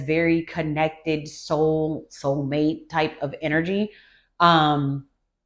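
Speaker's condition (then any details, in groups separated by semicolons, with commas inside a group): No condition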